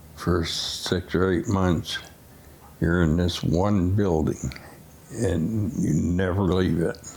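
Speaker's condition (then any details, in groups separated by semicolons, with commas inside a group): Essential tremor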